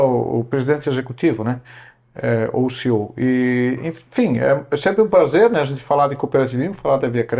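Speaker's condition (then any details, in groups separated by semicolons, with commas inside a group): No condition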